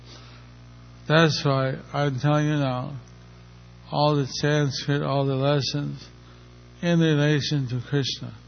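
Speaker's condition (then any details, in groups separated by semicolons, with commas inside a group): Stroke; a little over a year since stroke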